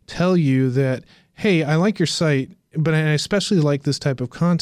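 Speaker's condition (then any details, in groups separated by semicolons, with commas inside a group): No condition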